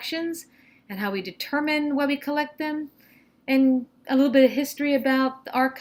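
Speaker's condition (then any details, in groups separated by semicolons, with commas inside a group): No condition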